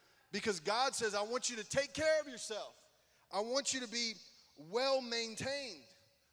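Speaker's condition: No condition

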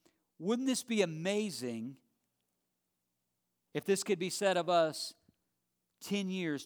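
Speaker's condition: No condition

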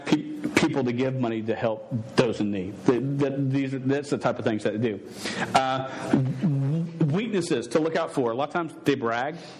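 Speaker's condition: Stuttering; present over 24 years; repeated sounds, repeated words

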